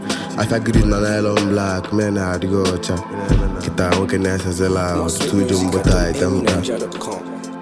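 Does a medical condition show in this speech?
No.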